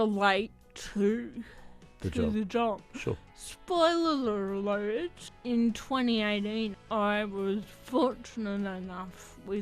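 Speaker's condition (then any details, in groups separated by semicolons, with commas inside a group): Athetoid cerebral palsy; voice slightly affected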